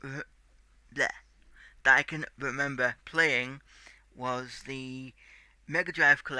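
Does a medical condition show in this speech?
Yes: cerebral palsy; tight muscles.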